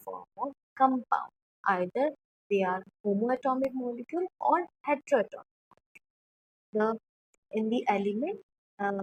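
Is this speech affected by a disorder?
No.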